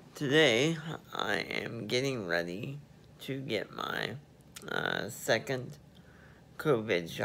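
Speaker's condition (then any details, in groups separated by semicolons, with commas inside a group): Spastic diplegia cerebral palsy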